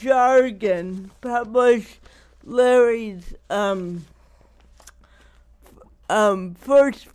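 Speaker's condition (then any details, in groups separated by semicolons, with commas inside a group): Cerebral palsy; wears down with age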